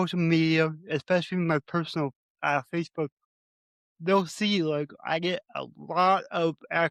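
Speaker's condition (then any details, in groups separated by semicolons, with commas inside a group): Cerebral palsy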